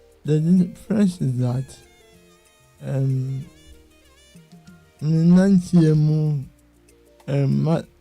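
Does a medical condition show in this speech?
Yes: cerebral palsy; self-managing with exercises.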